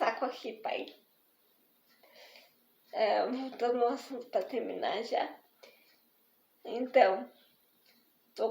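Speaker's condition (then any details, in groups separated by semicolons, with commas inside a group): Spastic diplegic cerebral palsy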